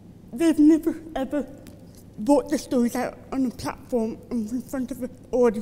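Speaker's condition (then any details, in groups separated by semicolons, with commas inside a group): Cerebral palsy; from birth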